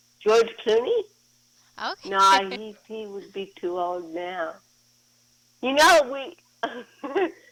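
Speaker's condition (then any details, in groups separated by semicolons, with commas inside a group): Cerebral palsy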